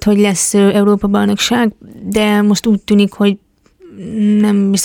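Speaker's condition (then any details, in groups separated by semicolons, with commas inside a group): Hearing impairment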